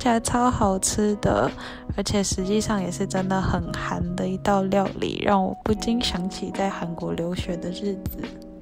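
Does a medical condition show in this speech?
No.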